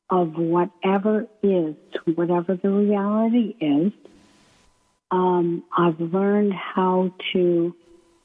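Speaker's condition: ALS; first symptoms subtle in right foot, wheelchair user, Beezy board replaced standard transfer board; about two years since diagnosis, three since symptom onset, progressed, muscles can no longer scoot across transfers; breathing muscles affected, hard to speak, may sound weak or hard to understand, paces speech, slowing, pausing

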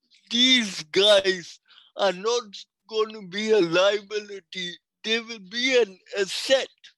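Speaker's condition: Cerebral palsy; speech affected

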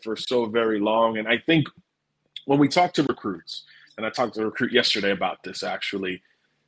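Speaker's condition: No condition

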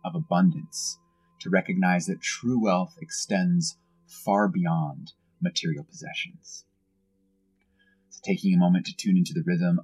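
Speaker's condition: No condition

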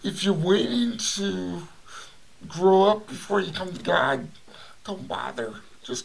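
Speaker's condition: Cerebral palsy; voice audibly affected

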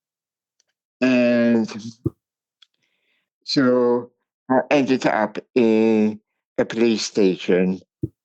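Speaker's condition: Cerebral palsy; speech impairment

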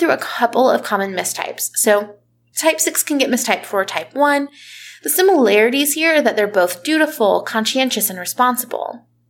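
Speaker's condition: No condition

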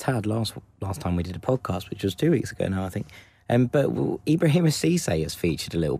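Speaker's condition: No condition

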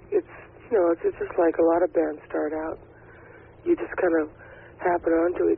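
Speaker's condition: No condition

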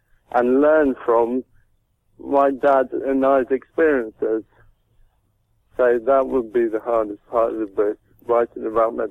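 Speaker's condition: Cerebral palsy; present from birth

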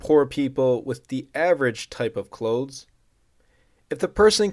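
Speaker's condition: No condition

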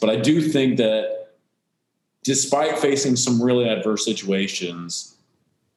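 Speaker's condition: No condition

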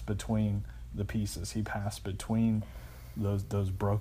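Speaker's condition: No condition

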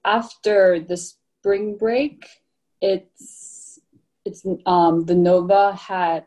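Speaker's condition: Aphasia; aphasia caused by stroke, onset 3 years ago

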